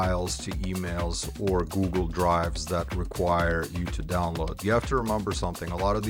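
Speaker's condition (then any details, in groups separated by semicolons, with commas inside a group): No condition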